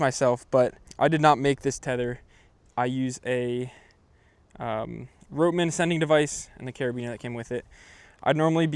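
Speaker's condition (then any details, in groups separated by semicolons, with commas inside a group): No condition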